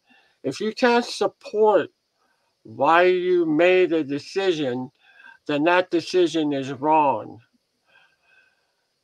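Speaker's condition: Head and neck cancer surgery; crooked head since

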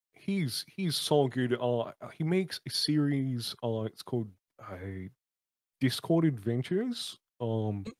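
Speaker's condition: Stuttering; frequent stuttering, self-rated pretty bad; stutters quite a bit, worse in serious conversations needing more thought, host hears none on stream; repeated words, blocks

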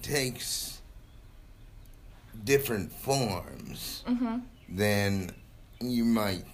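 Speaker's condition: Cerebral palsy; coordination affected

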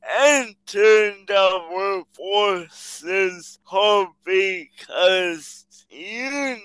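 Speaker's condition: Cerebral palsy; limits physical work such as flipping burgers or bagging groceries

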